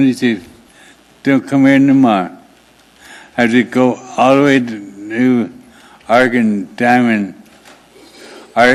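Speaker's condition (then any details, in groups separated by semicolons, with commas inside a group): Traumatic brain injury; car accident; after car accident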